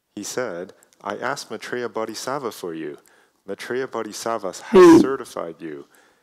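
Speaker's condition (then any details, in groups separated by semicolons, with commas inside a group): No condition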